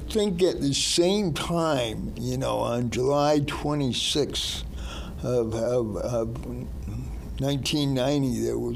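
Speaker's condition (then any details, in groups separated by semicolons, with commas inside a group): Cerebral palsy; present from birth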